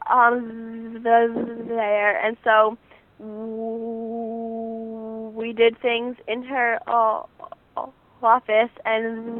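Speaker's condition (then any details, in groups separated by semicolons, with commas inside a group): Stuttering; stuttering since beginning to talk, speech therapy with own speech therapist; about 18, starting college, therapy every two weeks, summer three-session intensive, Friends National Association; needs extra time to speak, letters to teachers, friends avoid filling in words; prolonged sounds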